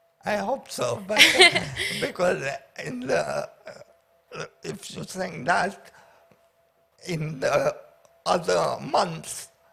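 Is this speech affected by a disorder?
Yes: paraplegia with essential tremor.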